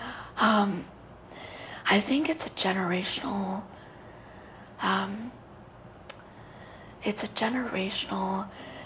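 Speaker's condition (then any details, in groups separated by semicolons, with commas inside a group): Cerebral palsy; very premature birth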